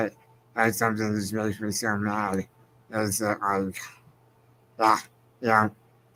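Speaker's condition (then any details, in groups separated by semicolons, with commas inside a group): Spinal muscular atrophy; progressive, wheelchair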